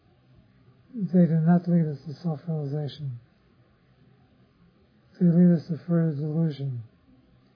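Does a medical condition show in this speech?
Yes: Parkinson's disease; others offer remedies.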